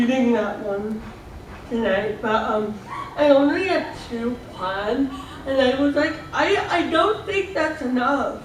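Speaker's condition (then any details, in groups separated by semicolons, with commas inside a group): Cerebral palsy; speech slightly off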